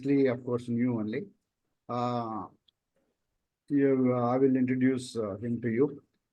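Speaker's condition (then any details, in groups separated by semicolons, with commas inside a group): No condition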